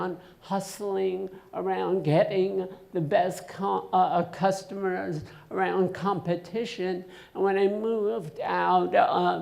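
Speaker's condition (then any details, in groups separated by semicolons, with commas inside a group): Essential tremor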